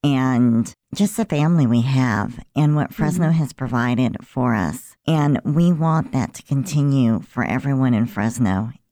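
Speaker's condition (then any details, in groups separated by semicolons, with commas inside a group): Cleft lip and palate; present since birth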